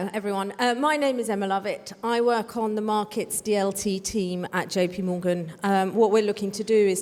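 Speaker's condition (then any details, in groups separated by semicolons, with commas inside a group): No condition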